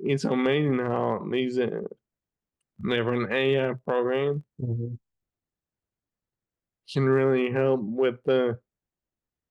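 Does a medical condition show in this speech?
Yes: Friedreich's ataxia; diagnosed age 14, earlier shortness of breath, wheelchair dependent since age 18.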